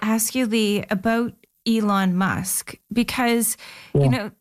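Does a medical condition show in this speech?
No.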